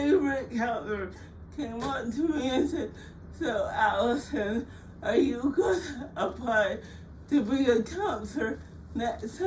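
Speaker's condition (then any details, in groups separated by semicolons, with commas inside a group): Cerebral palsy; frequent speech therapy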